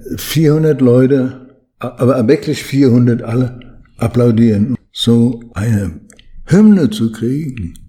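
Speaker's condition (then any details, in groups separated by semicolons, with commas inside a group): Parkinson's disease; needs much training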